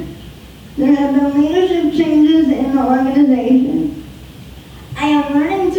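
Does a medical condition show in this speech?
Yes: spastic quadriplegic cerebral palsy.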